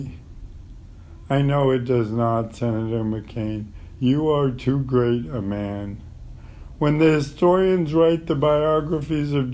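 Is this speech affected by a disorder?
Yes: ALS; terminal; voice is going.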